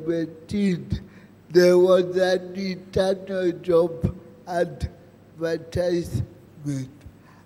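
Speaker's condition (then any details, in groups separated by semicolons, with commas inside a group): Cerebral palsy; present from birth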